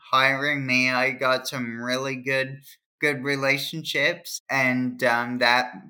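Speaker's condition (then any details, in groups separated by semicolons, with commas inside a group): Cerebral palsy; trouble remembering multiple tasks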